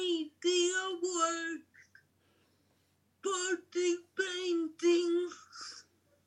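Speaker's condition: Cerebral palsy; wheelchair user

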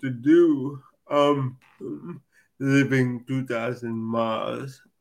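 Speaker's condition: Cerebral palsy; from birth

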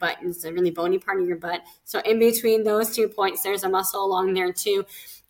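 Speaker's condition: Cleft lip and palate; speech therapy

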